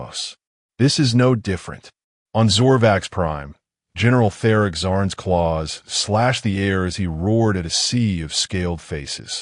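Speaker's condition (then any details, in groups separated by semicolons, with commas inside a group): No condition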